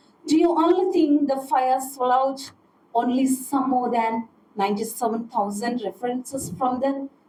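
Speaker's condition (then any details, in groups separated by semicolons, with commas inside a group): No condition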